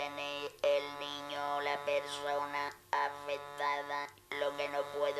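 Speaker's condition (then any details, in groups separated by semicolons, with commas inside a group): Total laryngectomy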